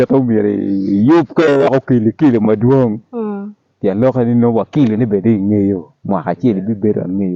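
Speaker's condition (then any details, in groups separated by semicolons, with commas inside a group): No condition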